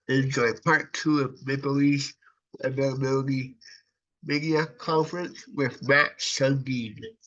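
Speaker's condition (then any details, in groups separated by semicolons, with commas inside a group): Cerebral palsy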